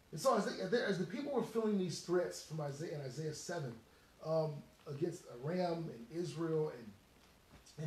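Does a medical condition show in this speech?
No.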